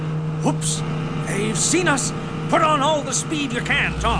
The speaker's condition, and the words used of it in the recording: No condition.